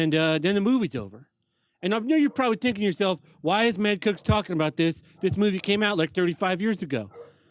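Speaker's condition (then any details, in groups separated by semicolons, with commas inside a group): No condition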